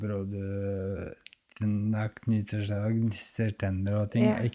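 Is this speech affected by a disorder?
Yes: ALS; no use of arms or legs, sudden leg spasms, relies on assistants for daily care; uses breathing help, good and bad days, clenching and teeth grinding on bad days.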